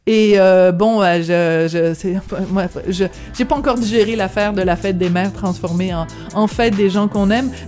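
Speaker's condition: No condition

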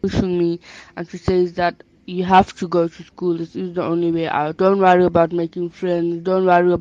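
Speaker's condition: Bilateral sensorineural hearing loss; onset age 4 after mumps complications, both ear nerves dead, failed nerve repair, four grommet surgeries; wears hearing device in ear, communicates by speech rather than sign language; speech never fully clear, long-term speech therapy to maintain speech

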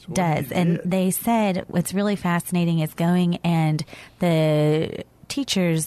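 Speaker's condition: No condition

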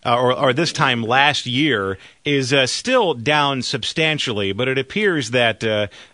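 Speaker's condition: No condition

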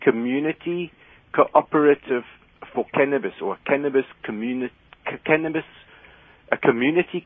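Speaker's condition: Stutter; called a defect and disability by the speaker; stammering noticed by a caller during live radio interview; sometimes stutters, caller heard stammering and jumping from point to point; repeated sounds

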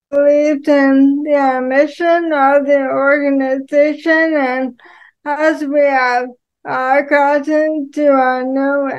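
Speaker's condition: ALS; ALS diagnosed at age 33, quick early progression, cane within four months, later walker; almost a decade since diagnosis, still rides recumbent trike

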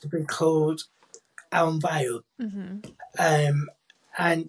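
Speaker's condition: Cerebral palsy, profound hearing loss; no longer signs

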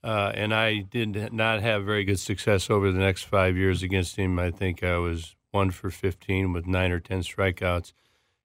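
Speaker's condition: Parkinson's disease; left hand clutching years before diagnosis, anxiety-triggered tremor, movement and coordination affected, diagnosed within two days via Peter Secchia; four years since diagnosis, movement specialist, speech therapy, Big and Loud therapy for movement, posture, voice; speech tough, learned voice correction in Big and Loud therapy

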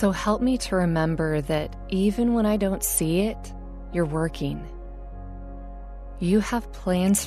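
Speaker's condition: No condition

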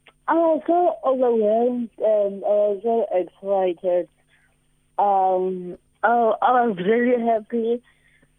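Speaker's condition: Cerebral palsy; cerebral palsy from birth, previously unable to swim, now swims and competes in adaptive surfing

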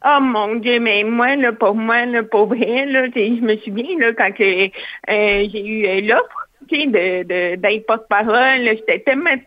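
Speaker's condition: Hearing loss, cochlear implant; lip-reads, masks make lip-reading harder, uses interpreters and special-education teacher (orthopédagogue)

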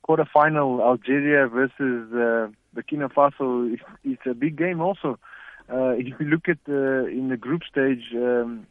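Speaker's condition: No condition

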